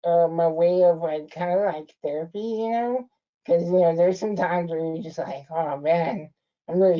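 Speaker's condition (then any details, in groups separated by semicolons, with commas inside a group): Spinal muscular atrophy type 2; power wheelchair user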